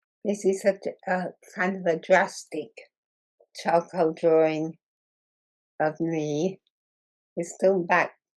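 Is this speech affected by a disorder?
Yes: muscular dystrophy.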